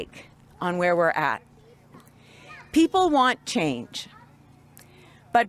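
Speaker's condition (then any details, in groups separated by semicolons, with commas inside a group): No condition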